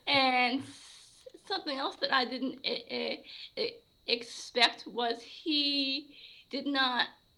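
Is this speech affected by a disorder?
Yes: stuttering; stuttered a lot while talking to coffee shop staff; here repeated sounds, prolonged sounds.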